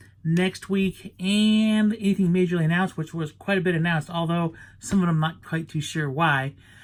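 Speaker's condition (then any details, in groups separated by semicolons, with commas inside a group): No condition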